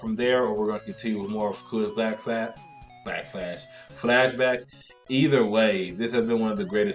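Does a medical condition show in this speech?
No.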